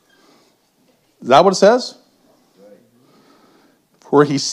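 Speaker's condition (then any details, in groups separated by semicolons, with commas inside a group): No condition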